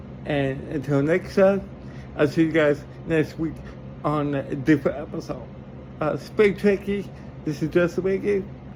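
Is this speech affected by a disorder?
Yes: cerebral palsy.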